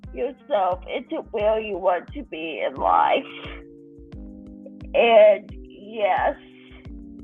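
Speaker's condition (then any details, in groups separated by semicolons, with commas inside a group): Cerebral palsy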